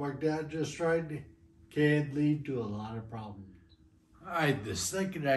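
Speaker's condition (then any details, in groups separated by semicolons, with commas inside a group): Friedreich's ataxia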